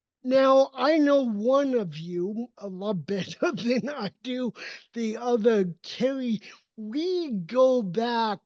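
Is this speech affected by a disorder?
Yes: cerebral palsy; uses walker and wheelchair.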